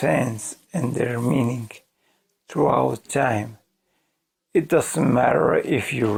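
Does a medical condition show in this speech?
Yes: ALS.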